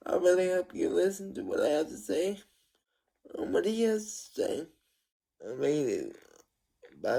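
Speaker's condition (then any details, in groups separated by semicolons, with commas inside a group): Cerebral palsy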